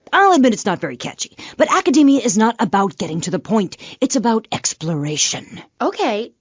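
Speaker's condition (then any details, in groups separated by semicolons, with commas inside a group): No condition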